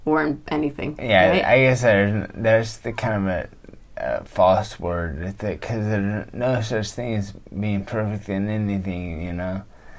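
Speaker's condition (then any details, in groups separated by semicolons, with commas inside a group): Traumatic brain injury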